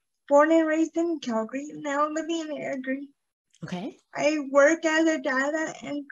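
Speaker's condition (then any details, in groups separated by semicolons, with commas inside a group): Cerebral palsy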